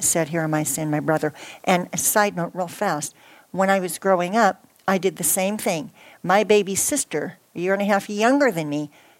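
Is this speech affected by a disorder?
Yes: cleft palate; born with cleft palate; ongoing speech impediment, partly overcome, notes own stumbling speech now; speech therapy growing up, unclear speech as child, sister a year and half younger interpreted.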